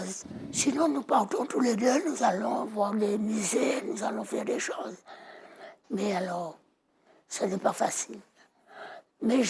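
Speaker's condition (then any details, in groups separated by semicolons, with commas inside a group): Total laryngectomy; laryngectomy after earlier illness; voice audibly altered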